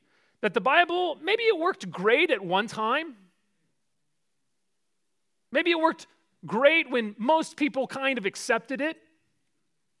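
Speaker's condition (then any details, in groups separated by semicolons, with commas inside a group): No condition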